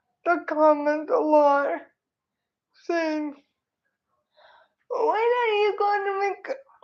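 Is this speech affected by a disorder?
Yes: cerebral palsy.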